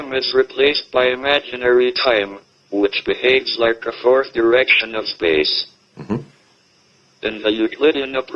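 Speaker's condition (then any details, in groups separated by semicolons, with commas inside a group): Motor neurone disease, speech-generating device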